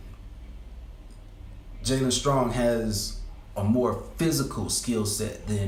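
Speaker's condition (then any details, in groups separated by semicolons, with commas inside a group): No condition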